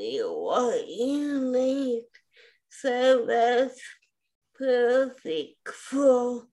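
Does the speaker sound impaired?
Yes: spastic quadriplegic cerebral palsy; some tightness in all four limbs, wheelchair user.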